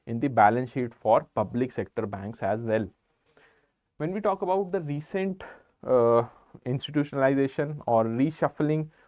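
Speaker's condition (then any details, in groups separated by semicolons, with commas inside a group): No condition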